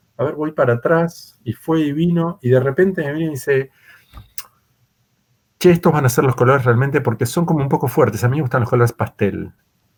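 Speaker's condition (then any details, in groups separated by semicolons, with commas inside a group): No condition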